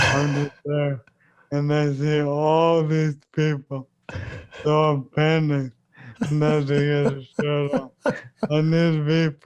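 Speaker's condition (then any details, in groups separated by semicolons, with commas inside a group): ALS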